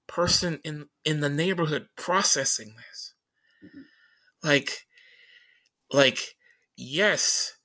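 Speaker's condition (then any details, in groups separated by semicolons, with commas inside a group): Stutter; stuttering during conversation; repeated sounds, repeated words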